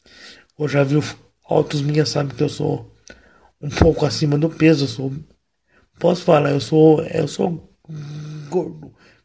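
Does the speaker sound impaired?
Yes: cerebral palsy, mild; wheelchair user.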